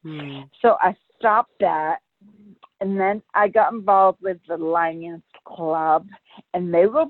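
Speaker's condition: Brain aneurysm rupture; sudden ruptured brain aneurysm, coma afterward, relearned walking and talking, balance issues, physical therapy; not even four years since rupture, still learning to walk, swerves from balance issues; sounds different than before, speech leads people to think deaf

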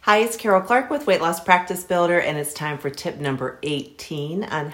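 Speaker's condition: No condition

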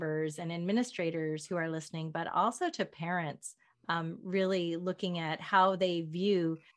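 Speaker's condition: No condition

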